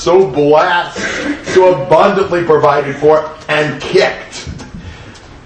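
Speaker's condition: No condition

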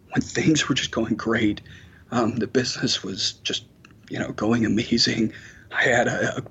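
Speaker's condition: Spasmodic dysphonia; progressively worse over following year

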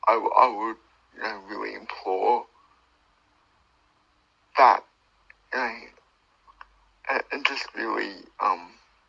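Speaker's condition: Cerebral palsy; born two months premature

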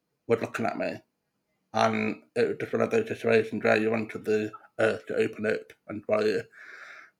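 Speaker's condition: Profound deafness; congenital profound deafness, diagnosed at 18 months, no hearing; talks despite consultant predicting no speech and need for sign language

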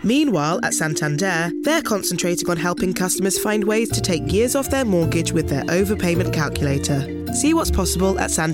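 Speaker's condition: No condition

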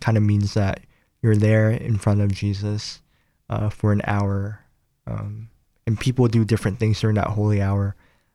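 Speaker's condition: Cleft palate; nose and lip

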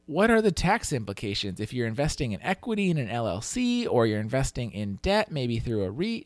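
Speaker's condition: No condition

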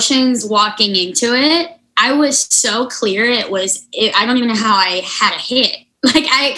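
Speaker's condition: Unilateral cleft lip and palate, severe

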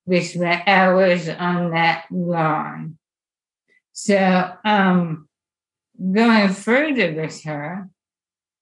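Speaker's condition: ALS; voice changed, can no longer sing or perform, voice banked

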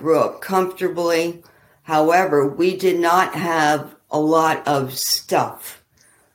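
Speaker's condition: ALS; small symptoms traced back easily 10 years or more

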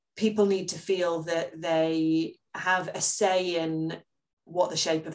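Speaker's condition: No condition

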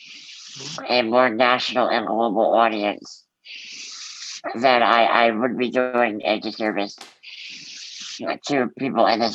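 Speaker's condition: Muscular dystrophy; collagen 6a3 mutation

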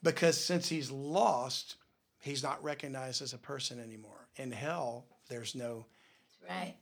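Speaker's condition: No condition

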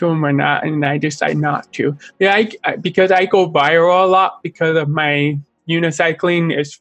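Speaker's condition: Deafness, born deaf in both ears; sign language learned later

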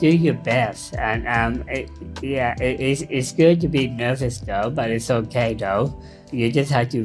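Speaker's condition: Down syndrome; intellectual disability

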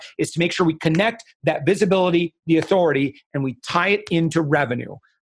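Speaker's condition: No condition

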